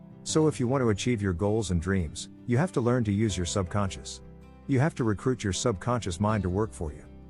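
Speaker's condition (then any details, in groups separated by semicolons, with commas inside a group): No condition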